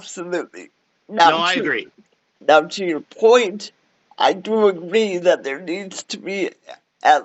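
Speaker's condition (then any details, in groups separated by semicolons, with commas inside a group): Cerebral palsy; cerebral palsy, wheelchair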